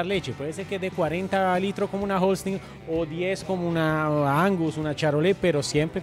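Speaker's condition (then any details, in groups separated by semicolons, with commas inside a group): No condition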